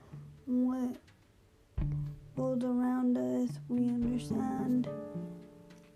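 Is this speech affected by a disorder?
Yes: cerebral palsy; right side of brain affected, motor skills affected, more functional with left hand; drives power chair with left hand, walks with walker, largely independent.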